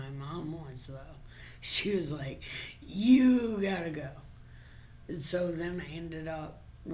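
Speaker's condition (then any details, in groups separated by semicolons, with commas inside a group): Brain injury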